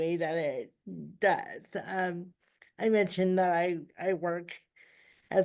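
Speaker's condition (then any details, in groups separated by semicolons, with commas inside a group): Cerebral palsy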